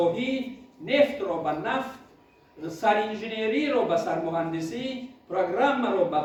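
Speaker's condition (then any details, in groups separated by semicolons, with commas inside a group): No condition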